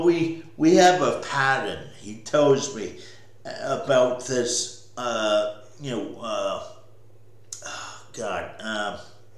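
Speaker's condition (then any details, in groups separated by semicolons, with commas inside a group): Cerebral palsy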